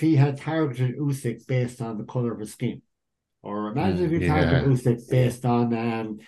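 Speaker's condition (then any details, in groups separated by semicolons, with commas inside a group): Cleft lip and palate; rhinoplasty likely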